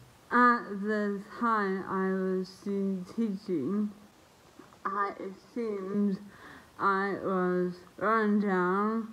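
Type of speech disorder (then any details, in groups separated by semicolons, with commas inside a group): Dysarthria; autoimmune reaction to virus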